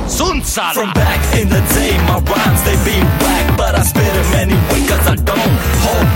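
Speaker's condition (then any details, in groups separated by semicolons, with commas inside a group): No condition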